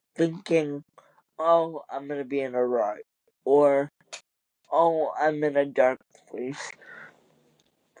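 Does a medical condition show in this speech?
Yes: cerebral palsy; wheelchair user.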